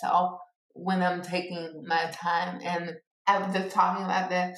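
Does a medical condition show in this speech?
Yes: cerebral palsy; born two months premature.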